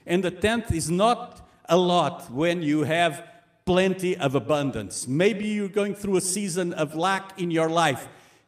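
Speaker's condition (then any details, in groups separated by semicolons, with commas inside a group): No condition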